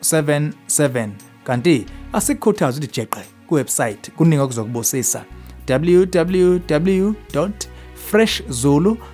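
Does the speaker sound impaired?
No.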